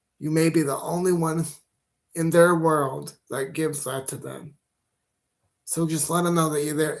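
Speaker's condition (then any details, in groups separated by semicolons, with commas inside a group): Cerebral palsy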